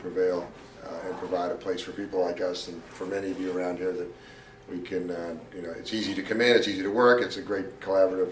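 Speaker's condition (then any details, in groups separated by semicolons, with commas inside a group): No condition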